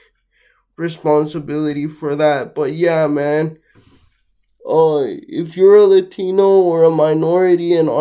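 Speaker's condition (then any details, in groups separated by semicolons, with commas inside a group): Cerebral palsy, mixed, mild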